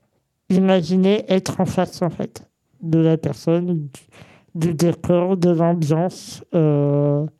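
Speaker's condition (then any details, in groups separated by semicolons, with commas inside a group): Congenital muscular dystrophy; present from birth, genetic protein-related cause, muscles stayed thinner and weaker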